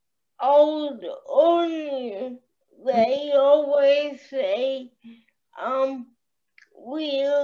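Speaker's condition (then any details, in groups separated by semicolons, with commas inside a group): Cerebral palsy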